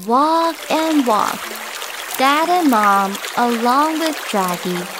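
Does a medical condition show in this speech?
No.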